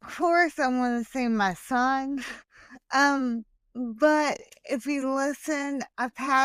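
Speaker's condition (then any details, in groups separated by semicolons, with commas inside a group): Hemiplegic cerebral palsy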